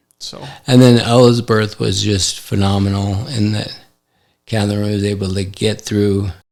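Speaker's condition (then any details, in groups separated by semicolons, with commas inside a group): ALS; affects hand function; recently diagnosed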